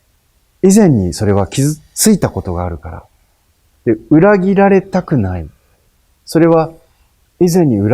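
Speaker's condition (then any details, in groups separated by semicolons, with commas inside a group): No condition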